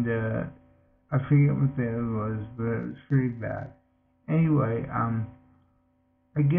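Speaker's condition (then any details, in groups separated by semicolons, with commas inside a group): Multiple sclerosis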